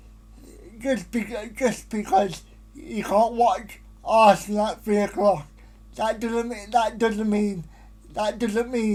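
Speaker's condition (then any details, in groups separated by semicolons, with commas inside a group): Cerebral palsy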